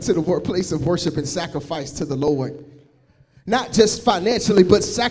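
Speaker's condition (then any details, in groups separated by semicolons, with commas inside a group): No condition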